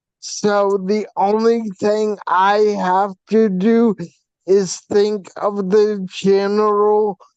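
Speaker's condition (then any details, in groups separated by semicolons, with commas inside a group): Facial paralysis from hydrocephalus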